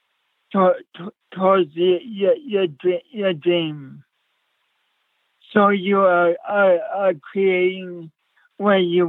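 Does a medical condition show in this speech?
Yes: speech impediment; speech therapy as a child, repeating words over and over, impediment never went away.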